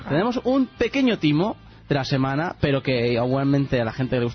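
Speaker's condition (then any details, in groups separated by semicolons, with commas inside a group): No condition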